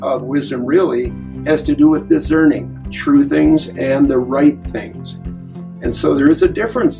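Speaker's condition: No condition

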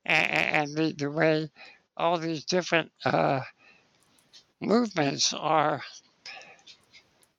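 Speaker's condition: Spinal muscular atrophy; congenital, muscle weakness, wheelchair use whole life; age 60

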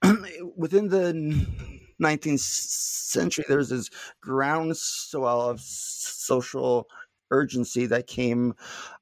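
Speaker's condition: Stuttering; not stuttering much currently; little stuttering currently; prolonged sounds

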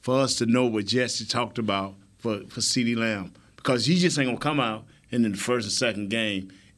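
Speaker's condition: No condition

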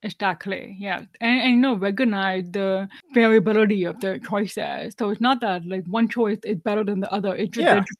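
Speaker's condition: Deafness; about 99 percent hearing loss, hearing aids worn whole life, cochlear implant candidate but declined

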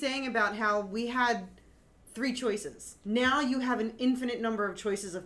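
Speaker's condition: No condition

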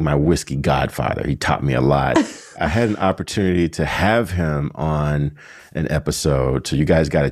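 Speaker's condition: No condition

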